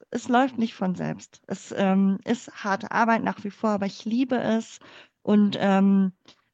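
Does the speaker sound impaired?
Yes: cleft palate; congenital, born in former GDR.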